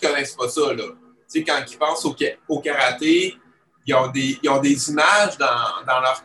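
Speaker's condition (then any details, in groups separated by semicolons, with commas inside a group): Stuttering; stutters in daily life, partial control keeps spontaneity, full control would need changed voice; repeated sounds, repeated words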